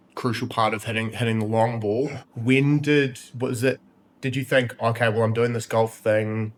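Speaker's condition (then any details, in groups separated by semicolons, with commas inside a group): No condition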